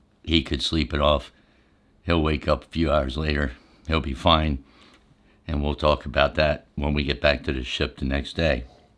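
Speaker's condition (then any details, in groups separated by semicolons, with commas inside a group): No condition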